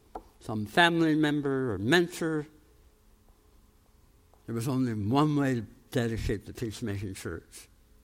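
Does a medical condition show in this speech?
Yes: tongue cancer, jaw reconstruction, osteonecrosis of jaw after radiation; mandible bone graft.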